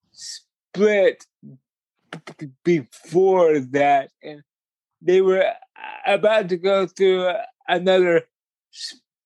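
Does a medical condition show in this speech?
Yes: cerebral palsy; talks slower.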